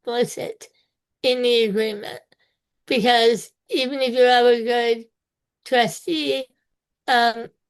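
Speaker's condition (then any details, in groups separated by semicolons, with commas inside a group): Spinal muscular atrophy type two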